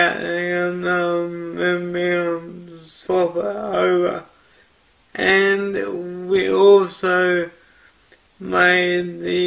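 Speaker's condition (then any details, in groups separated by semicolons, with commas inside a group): Cerebral palsy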